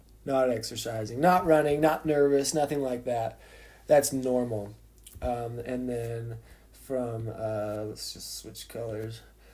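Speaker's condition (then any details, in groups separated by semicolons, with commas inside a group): No condition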